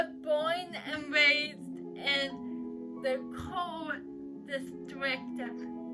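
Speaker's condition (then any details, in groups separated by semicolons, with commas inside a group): Cerebral palsy; uses crutches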